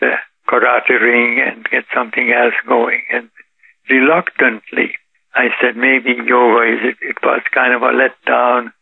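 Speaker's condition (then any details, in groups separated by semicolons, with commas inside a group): Parkinson's disease; daily yoga (teaches 2 hours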